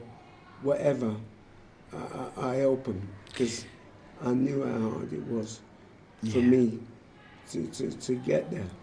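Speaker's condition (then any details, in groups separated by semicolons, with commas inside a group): Motor neurone disease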